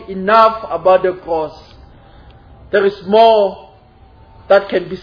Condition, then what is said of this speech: None; typical speech.